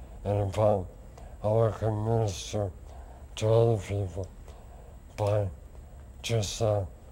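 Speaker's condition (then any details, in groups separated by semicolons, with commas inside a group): Lou Gehrig's disease; onset index finger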